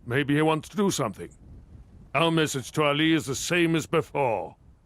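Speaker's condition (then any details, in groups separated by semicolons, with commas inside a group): No condition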